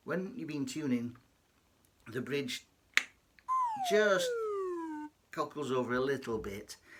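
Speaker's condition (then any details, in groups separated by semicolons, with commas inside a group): No condition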